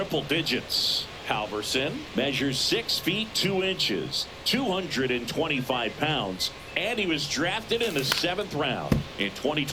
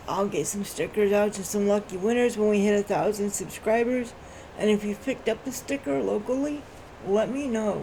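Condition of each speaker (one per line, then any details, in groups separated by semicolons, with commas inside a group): No condition
Cerebral palsy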